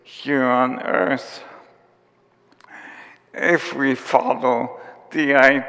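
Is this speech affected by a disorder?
Yes: ALS; onset with tiredness and clumsiness; diagnosed about two and a half years before recording, symptoms began about four years before.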